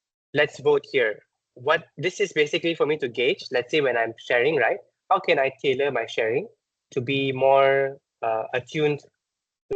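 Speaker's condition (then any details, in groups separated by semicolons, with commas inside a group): No condition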